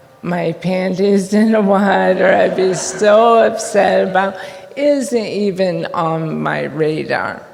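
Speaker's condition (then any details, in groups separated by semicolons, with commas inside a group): ALS; onset in feet, then hands and body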